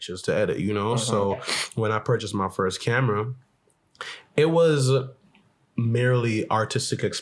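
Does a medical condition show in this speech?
No.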